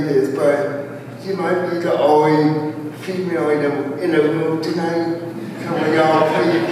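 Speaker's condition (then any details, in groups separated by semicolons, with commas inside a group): Cerebral palsy, spastic quadriplegia; all four limbs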